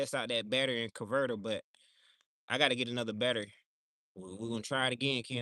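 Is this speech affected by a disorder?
No.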